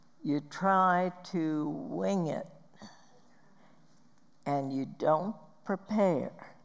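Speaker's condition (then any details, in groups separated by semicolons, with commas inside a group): Spasmodic dysphonia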